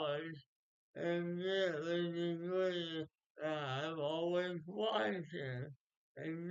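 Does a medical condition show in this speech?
Yes: speech impairment after birth surgery.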